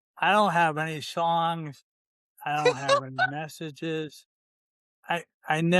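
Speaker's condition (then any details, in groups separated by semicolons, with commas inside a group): ALS, C9 mutation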